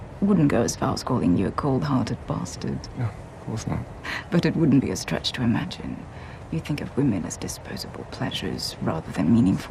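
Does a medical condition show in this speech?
No.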